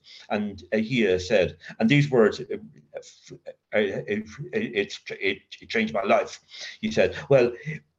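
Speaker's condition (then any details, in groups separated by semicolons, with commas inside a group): Covert stutter; severe childhood stutter with blocks, linked to adverse childhood experience, child guidance clinic, speechless while drinking; covert since early sobriety in AA, about 40 years, occasional blocks, talks easily at meetings; stutters mostly in mind, thinks ahead around feared words, voice long felt fake; repeated sounds, repeated words, blocks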